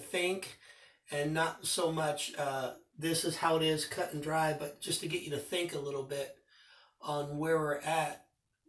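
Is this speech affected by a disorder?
No.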